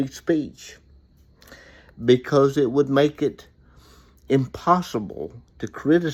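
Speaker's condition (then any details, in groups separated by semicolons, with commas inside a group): Cerebral palsy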